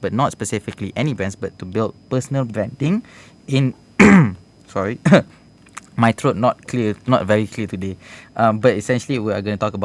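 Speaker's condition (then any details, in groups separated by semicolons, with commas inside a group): No condition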